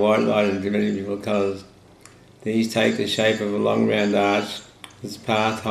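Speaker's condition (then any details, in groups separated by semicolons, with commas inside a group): Parkinson's disease; with SmallTalk DAF/FAF device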